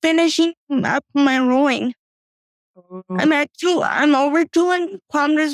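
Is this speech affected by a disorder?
Yes: cerebral palsy; from birth, doctors predicted never walking, took first steps, walks with walker, first tricycle at age 12; age 41, walks up to 10,000 steps daily with walker, rows, gym four days weekly.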